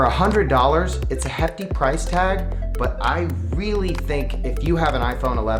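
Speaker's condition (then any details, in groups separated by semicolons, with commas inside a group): No condition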